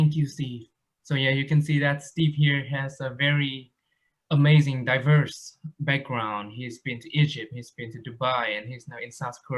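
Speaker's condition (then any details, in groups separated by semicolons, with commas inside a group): No condition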